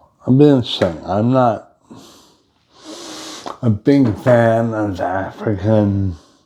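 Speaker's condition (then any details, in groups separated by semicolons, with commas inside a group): Brain injury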